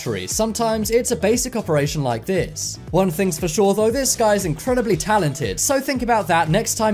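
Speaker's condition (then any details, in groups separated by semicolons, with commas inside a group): No condition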